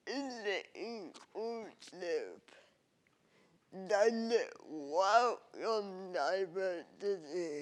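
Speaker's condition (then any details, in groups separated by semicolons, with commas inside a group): Cerebral palsy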